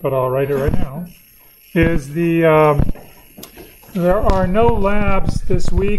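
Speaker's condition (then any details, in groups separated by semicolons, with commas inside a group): No condition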